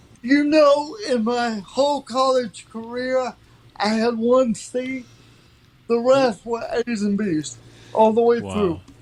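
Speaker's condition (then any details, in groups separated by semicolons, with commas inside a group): Cerebral palsy; from birth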